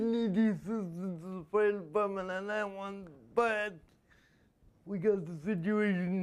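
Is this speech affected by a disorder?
Yes: spastic quadriplegia.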